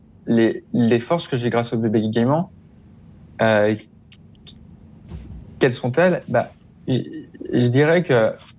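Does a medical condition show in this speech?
Yes: stuttering; stuttering of neurological origin, not due to stress or shyness, described by interviewer as fairly strong; still stutters, accepts it, sees no way to change it; describes stuttering generally as blocks, repetitions, sometimes associated movements, accentuated by certain factors; here repeated sounds, repeated words.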